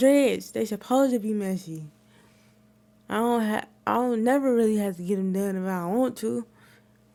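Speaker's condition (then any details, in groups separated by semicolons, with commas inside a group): Cerebral palsy; wheelchair user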